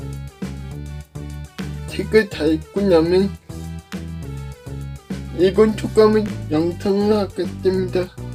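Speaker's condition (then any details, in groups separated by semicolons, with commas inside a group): Cerebral palsy; brain lesion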